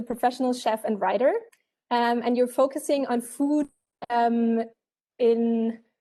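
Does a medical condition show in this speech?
No.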